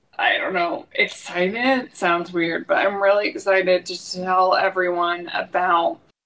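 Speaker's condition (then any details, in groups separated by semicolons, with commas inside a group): ALS; young onset, diagnosed in 30s, spinal surgery before diagnosis without improvement; progressing physically; uses a voice amplifier when talking, host hears her fine without it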